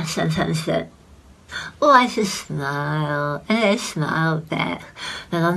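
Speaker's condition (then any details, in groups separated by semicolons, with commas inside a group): Head and neck cancer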